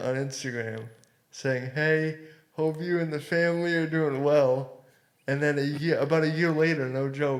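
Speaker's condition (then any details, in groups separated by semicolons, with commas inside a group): Cerebral palsy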